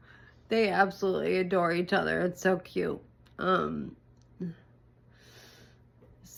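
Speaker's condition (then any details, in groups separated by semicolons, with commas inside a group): ALS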